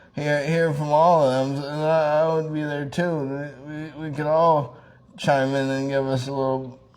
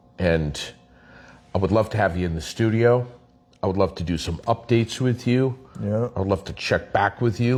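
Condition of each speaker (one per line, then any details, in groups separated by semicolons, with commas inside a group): Traumatic brain injury; whole brain swollen first year; injury about five or six years ago; stuttering, unclear speech, pausing and deep breath help
No condition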